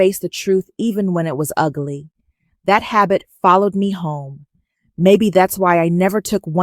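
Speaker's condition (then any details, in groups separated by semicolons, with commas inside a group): No condition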